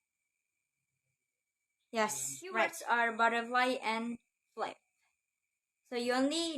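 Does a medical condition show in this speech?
No.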